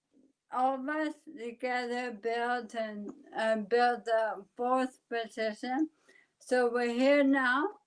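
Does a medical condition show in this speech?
Yes: ALS.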